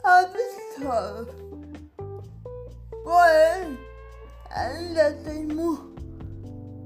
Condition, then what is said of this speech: Cerebral palsy. Sendo assim, todas as suas falas encontram-se na descrição do nosso podcast, caso você queira acompanhar, ok?